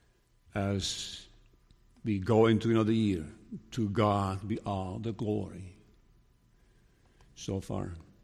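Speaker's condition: Parkinson's disease; still preaching

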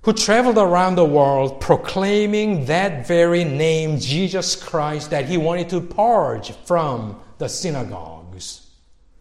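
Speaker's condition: No condition

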